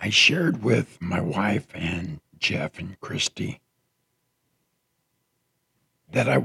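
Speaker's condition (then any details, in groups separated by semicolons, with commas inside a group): Partial laryngectomy after throat cancer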